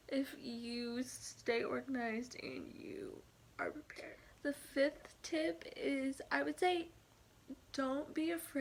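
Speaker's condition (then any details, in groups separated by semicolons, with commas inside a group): Cerebral palsy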